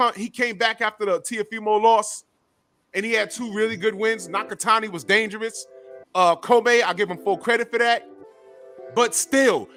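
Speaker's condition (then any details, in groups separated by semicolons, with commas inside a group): No condition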